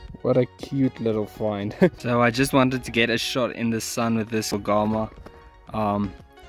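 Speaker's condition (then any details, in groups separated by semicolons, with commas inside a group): No condition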